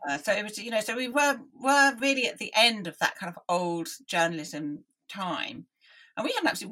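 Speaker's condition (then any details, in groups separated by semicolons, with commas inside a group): Deafness; deaf from early age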